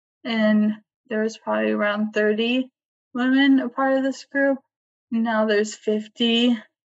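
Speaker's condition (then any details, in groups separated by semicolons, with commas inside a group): ALS, limb onset; onset in arms and legs, not bulbar onset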